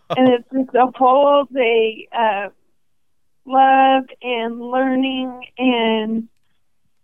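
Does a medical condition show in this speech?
Yes: ALS; probable category at diagnosis, first symptoms in hand, diagnosed at 27 after 18 months.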